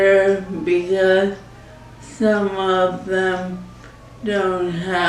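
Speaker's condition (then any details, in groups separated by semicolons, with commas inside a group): ALS; onset about a year ago, long-term nursing care; speech much declined, pronounced uncontrollable crying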